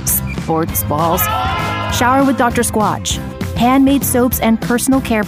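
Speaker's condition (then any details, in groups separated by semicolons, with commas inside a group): No condition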